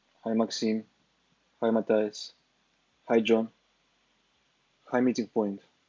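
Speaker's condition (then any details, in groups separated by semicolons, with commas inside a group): No condition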